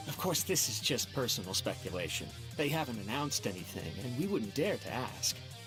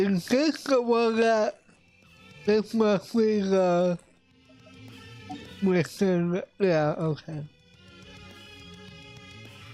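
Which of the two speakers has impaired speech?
The second: cerebral palsy; affects voice.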